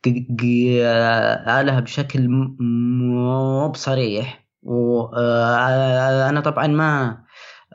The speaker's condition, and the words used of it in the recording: Stuttering. شوف، صراحة إني أنا شخصيا أشوف إن التأتأة هي أصعب من القلق، والتأتأة الفترة هذه زايدة